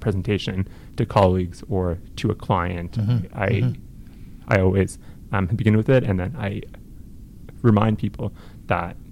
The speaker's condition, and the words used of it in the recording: Stuttering. It can change by the week, by the day.